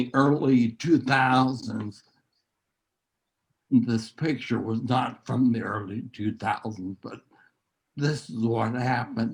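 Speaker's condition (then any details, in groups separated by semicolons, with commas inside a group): Neurological disease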